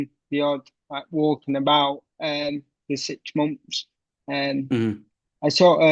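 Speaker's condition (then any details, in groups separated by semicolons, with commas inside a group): Cerebral palsy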